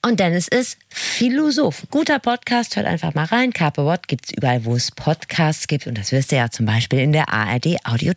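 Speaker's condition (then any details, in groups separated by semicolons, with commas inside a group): No condition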